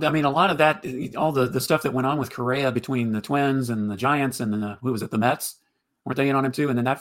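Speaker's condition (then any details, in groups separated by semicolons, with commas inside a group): No condition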